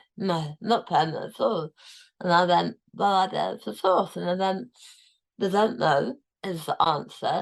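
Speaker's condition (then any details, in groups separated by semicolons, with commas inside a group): Tongue cancer, tongue removed; almost entire tongue removed, five millimeters left; post-surgery, cancer-free, diagnosed stage 4; relearned eating, liquids to purees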